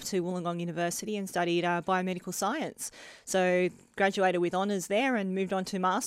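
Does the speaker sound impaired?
Yes: bilateral cleft lip and palate; congenital bilateral, lip and palate did not fuse before birth, multiple hospital operations before school age; adult.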